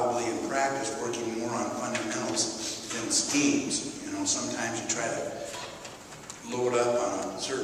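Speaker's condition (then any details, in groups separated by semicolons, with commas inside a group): No condition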